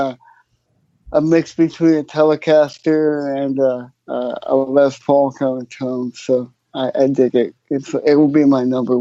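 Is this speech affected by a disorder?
Yes: cerebral palsy.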